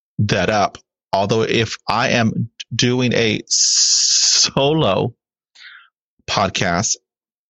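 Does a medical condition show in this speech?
Yes: stutter; speaks with stutter, hosts own Stuttering podcast, My Stuttering Life; here prolonged sounds, blocks.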